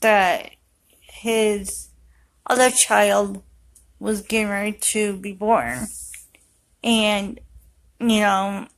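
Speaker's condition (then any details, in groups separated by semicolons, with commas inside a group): Cerebral palsy; affects walking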